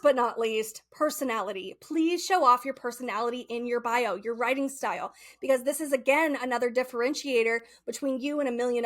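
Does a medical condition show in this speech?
No.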